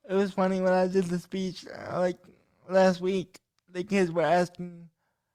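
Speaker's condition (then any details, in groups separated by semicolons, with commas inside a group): Cerebral palsy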